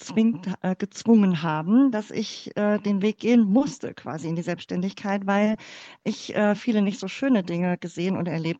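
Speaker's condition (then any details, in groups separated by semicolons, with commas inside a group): Cleft palate; congenital, born in former GDR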